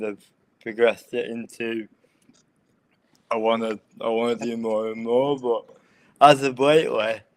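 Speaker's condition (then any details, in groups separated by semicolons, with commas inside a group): Cerebral palsy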